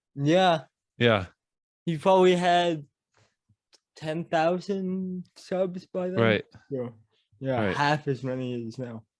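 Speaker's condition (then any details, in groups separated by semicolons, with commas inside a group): Cerebral palsy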